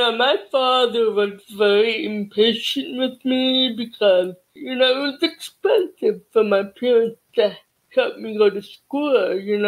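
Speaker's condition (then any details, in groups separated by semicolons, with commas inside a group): Cerebral palsy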